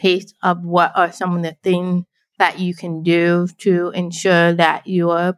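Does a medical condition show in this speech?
Yes: deafblind, born deaf; narrowed visual field; can speak, signing easier than speaking English in videos.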